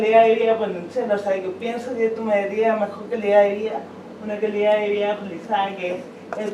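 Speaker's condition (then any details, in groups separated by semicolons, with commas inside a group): Cerebral palsy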